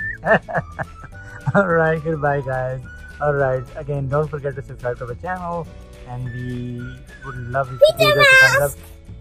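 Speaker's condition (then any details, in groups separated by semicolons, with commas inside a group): No condition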